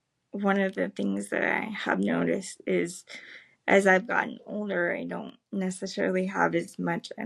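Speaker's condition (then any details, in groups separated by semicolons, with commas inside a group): Cerebral palsy, spastic; able to speak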